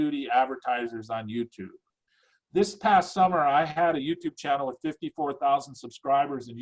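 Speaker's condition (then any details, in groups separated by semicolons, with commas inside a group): No condition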